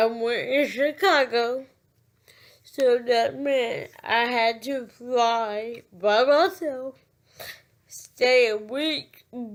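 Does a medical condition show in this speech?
Yes: cerebral palsy.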